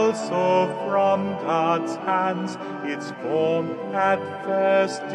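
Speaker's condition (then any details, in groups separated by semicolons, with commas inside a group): No condition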